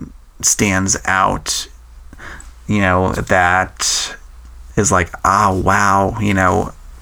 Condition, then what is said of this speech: Stuttering. So for me, being a person who has stuttered since I was 3 years old, I still do now.